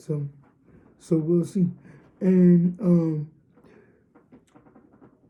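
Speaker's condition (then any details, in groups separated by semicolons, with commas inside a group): Cerebral palsy, spastic diplegia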